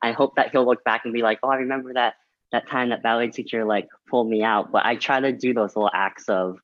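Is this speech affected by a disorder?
Yes: cleft lip and palate.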